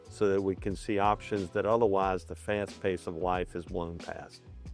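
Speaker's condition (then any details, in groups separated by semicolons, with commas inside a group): No condition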